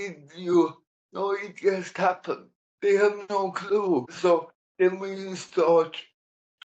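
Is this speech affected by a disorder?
Yes: cerebral palsy.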